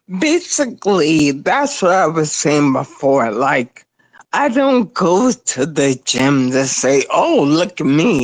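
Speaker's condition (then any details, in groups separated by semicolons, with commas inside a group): Spinocerebellar ataxia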